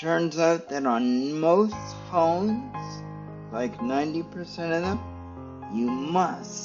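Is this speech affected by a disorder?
Yes: cerebral palsy; stiff muscles.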